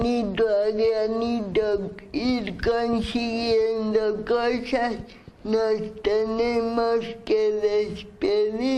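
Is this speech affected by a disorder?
Yes: cerebral palsy; speaks with difficulty.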